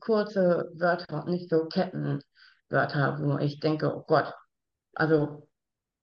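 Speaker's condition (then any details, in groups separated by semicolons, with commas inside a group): Down syndrome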